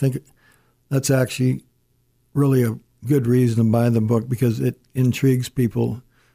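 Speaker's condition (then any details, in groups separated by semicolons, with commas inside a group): Parkinson's disease; stutters and stammers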